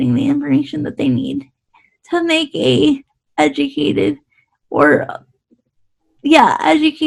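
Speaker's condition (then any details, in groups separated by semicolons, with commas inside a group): Cerebral palsy; quadriplegic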